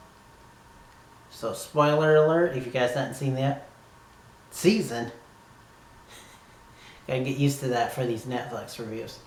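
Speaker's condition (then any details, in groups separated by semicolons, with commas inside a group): No condition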